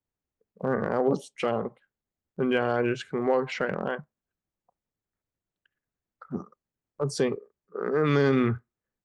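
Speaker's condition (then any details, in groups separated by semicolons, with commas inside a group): Friedreich's ataxia; earlier shortness of breath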